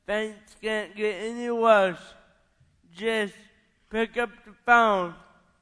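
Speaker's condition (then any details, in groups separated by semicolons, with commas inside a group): Cerebral palsy; lifelong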